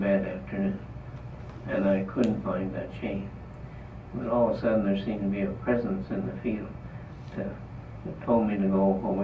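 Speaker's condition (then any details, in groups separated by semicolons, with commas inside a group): Parkinson's disease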